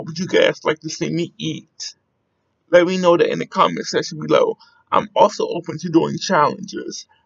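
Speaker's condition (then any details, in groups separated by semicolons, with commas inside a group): Cerebral palsy; present from birth, multiple surgeries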